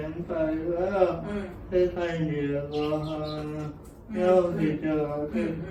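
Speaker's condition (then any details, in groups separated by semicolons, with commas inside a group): Cerebral palsy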